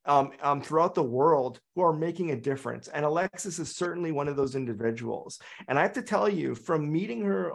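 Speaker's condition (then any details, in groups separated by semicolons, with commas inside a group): No condition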